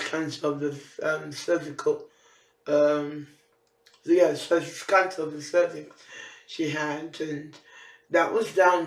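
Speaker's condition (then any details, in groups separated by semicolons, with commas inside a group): Facial palsy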